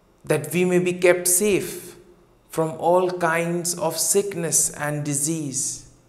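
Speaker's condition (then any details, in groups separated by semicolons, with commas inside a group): No condition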